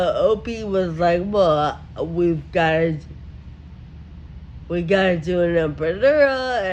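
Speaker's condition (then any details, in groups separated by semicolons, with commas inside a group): Friedreich ataxia; small lung capacity; breathing trouble from small lung capacity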